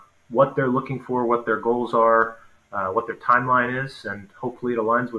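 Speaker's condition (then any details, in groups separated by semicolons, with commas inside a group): No condition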